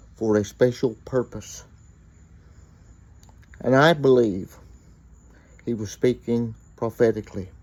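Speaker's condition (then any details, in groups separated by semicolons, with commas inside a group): Cerebral palsy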